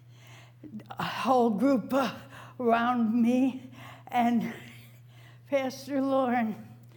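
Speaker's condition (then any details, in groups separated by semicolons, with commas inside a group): Stroke; right arm and hand paralyzed, memory and speech critically affected; over 6 years unable to speak, read or write, struggled to recite with effortful breath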